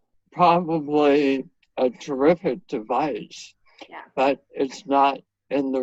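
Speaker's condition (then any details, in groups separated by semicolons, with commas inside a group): Head and neck cancer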